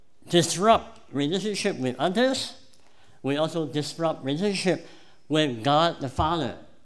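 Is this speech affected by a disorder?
Yes: cleft palate; congenital cleft palate.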